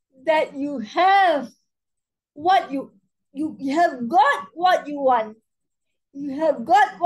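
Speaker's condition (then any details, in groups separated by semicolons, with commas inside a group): Cerebral palsy spastic quadriplegia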